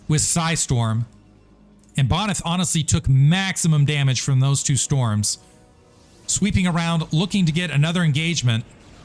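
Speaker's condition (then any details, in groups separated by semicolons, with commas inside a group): No condition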